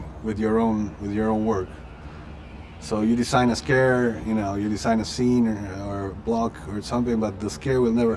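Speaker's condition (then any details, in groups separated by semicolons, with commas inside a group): No condition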